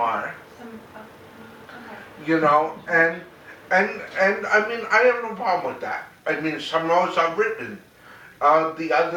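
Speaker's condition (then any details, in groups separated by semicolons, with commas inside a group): Cerebral palsy; very mild form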